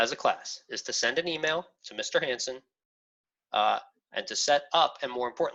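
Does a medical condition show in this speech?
No.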